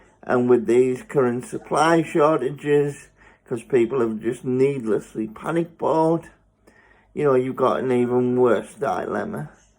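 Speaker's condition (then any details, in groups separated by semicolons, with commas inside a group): Spastic cerebral palsy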